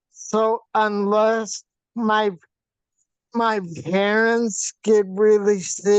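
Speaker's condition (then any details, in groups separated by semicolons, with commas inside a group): Facial paralysis from hydrocephalus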